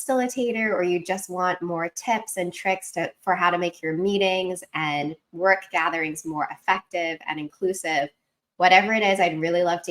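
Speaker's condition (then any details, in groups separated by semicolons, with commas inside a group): No condition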